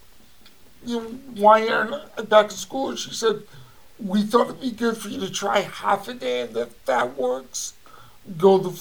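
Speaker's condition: Cerebral palsy; voice audibly affected

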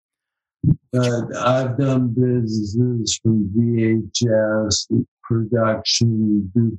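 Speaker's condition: ALS; cramping, spasticity, fasciculations from about 5 years ago, onset age 53, throat worst, legs minimally affected; slurred speech, lost deep resonating radio voice, throat badly affected

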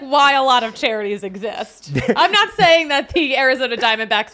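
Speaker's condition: No condition

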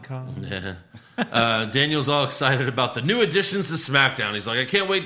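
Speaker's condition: No condition

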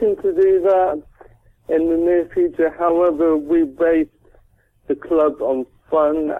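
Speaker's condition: Cerebral palsy; caused by doctors' negligence at delivery

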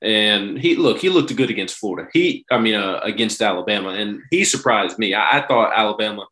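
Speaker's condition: No condition

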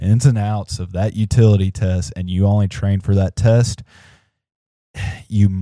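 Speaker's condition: No condition

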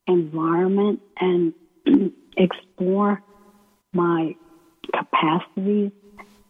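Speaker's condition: ALS; wheelchair user

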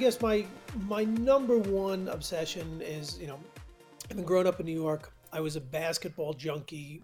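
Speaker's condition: No condition

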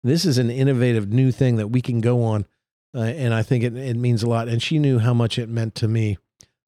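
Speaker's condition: No condition

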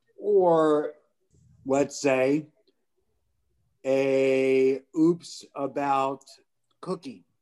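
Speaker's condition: Aphasia; unable to talk about 5 years ago, lived with full-time support for 5 to 6 years; says unintended words without noticing

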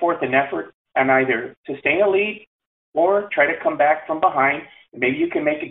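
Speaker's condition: No condition

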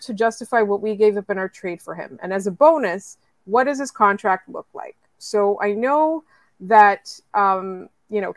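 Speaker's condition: No condition

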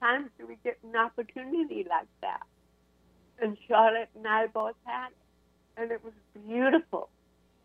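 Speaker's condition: Cerebral palsy; from infancy

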